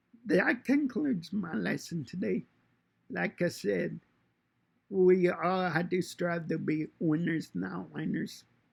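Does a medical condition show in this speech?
Yes: cerebral palsy; fine motor impairment.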